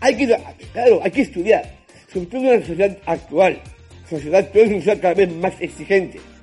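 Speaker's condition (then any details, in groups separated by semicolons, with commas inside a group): Down syndrome; genetic disorder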